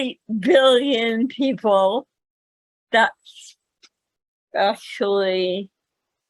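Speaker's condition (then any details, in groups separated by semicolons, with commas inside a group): Cerebral palsy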